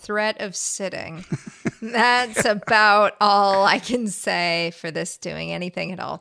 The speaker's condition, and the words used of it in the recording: None; typical speech.